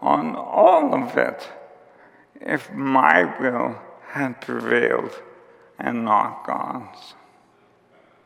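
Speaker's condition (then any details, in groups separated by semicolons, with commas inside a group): ALS; onset with tiredness and clumsiness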